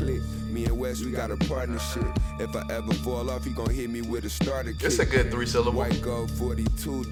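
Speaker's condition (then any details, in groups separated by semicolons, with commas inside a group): No condition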